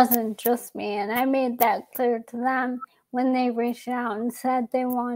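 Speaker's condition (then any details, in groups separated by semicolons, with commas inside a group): ALS; young onset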